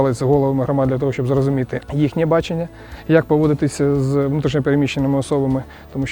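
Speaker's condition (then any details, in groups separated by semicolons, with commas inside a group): No condition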